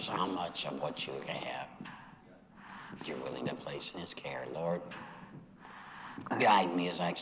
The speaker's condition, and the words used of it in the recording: Laryngectomy. If my mother were alive, she would say, "How dare you speak to me in that tone of voice?"